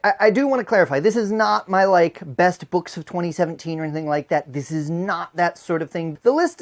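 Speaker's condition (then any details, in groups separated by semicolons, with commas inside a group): No condition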